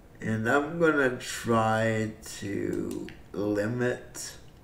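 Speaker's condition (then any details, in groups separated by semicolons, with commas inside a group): Cerebral palsy; breathing fine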